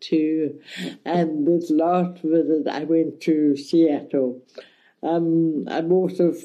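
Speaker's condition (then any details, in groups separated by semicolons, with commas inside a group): Cerebral palsy, mild; speech affected a bit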